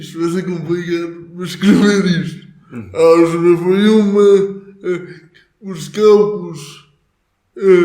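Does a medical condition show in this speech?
Yes: cerebral palsy.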